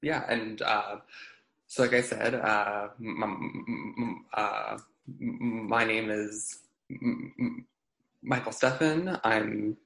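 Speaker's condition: Stutter; years of speech therapy; therapy goal struggle-free rather than stutter-free speech, less physical tension; sound and syllable repetitions, blocks with physical tension, frequent fillers like uh; repeated sounds, blocks

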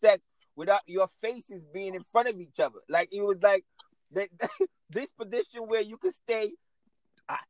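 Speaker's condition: No condition

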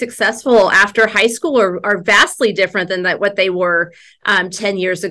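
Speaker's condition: No condition

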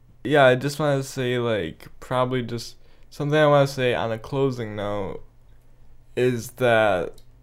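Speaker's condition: Cerebral palsy; spastic quadriplegia, tight muscles, cannot walk typically, uses walker or gait trainer, describes smaller form

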